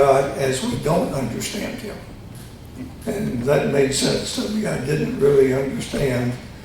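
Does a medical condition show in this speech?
Yes: tongue cancer surgery; both sides of tongue.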